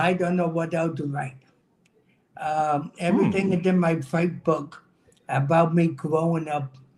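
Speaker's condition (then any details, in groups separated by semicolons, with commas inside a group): Cerebral palsy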